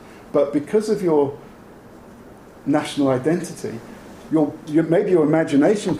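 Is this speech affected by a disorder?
No.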